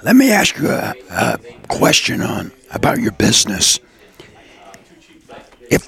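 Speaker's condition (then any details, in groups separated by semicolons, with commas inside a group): Throat cancer survivor; cancer beaten; raspy voice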